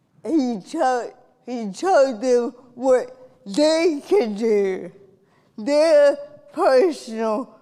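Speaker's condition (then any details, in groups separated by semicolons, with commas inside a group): Cerebral palsy; from birth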